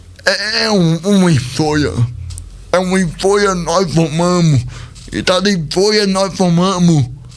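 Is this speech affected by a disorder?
Yes: cerebral palsy; speech not normal.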